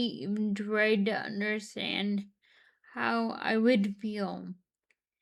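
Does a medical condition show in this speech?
Yes: Friedreich's ataxia.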